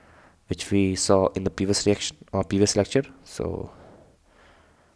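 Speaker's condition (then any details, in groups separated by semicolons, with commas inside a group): No condition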